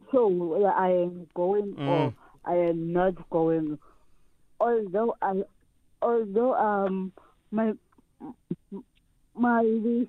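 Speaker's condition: Cerebral palsy; cerebral palsy from birth, previously unable to swim, now swims and competes in adaptive surfing; surfs with helper pushing into wave, rides wave to end

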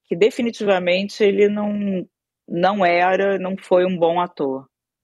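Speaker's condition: No condition

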